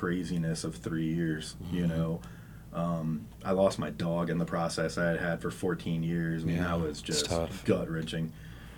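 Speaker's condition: No condition

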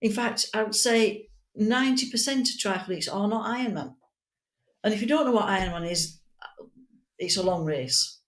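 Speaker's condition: No condition

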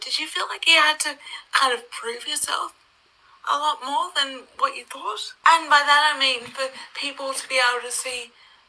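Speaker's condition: Cerebral palsy; present since childhood

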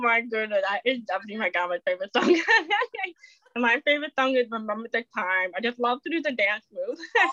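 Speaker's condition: Deafness, acquired at age 4 after ear infection; deafness acquired at age four after ear infection, prescribed ear drops misused at daycare, sudden hearing drop; already speaking at onset, speech therapist from age six to grade five, speaks clearly, understood well

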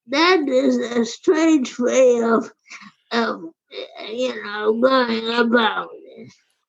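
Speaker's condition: Primary lateral sclerosis; wheelchair

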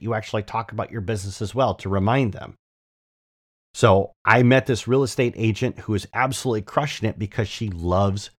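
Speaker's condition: No condition

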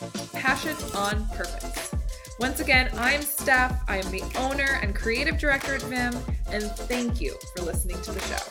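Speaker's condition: No condition

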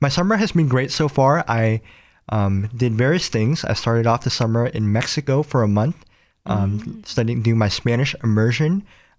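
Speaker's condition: Cleft palate; nose and lip

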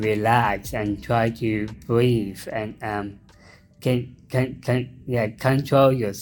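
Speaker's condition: Down syndrome; intellectual disability

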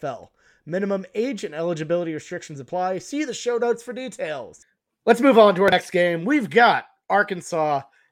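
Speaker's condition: No condition

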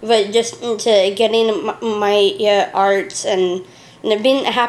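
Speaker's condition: Down syndrome; age 34

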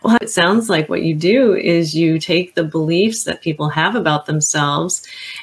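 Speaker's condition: No condition

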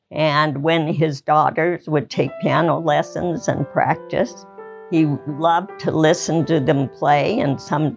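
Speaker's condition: ALS; about 3 years since diagnosis

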